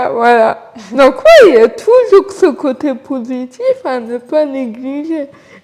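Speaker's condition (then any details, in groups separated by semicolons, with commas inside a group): Cerebral palsy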